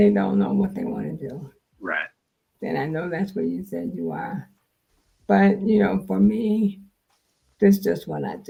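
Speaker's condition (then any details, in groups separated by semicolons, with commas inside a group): Multiple sclerosis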